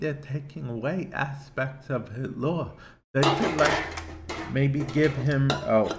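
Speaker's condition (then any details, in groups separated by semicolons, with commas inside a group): Cerebral palsy; affects speech to an extent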